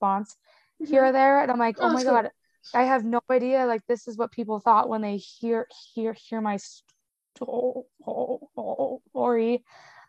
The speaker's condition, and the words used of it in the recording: Stuttering. I used to try and use my strategies a little bit more just to kind of avoid that, avoid having to explain and like kind of deal with that.